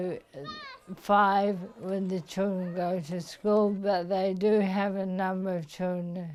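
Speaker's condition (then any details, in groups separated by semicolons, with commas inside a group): Motor neuron disease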